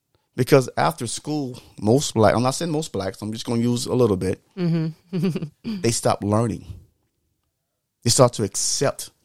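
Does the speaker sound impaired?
No.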